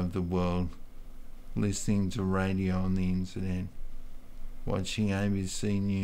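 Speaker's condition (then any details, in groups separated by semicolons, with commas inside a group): Multiple sclerosis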